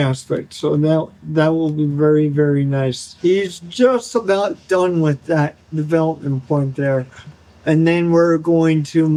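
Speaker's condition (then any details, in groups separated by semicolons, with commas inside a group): Cerebral palsy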